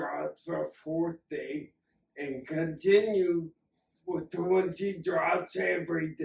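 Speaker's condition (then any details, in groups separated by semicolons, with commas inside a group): Acquired ataxia; one treatment made voice much worse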